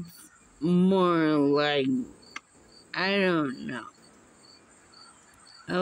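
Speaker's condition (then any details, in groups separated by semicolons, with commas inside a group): Muscular dystrophy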